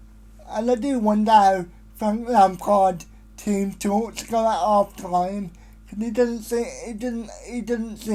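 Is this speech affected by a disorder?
Yes: cerebral palsy.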